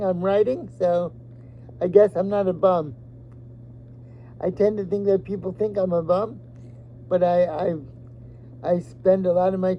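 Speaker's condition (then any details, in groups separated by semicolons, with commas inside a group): Cerebral palsy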